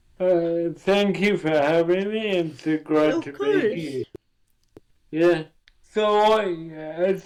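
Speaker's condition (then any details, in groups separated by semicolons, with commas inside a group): Cerebral palsy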